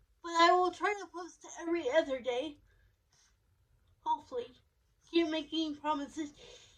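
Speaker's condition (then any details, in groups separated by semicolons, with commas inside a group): Cerebral palsy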